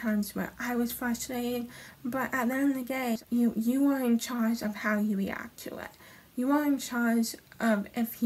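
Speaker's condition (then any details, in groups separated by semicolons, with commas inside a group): Hemiplegic cerebral palsy; right hemiplegia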